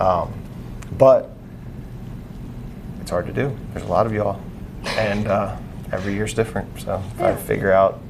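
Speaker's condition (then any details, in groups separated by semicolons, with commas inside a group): No condition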